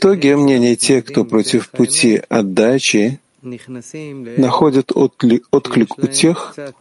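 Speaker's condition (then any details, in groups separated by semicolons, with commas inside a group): No condition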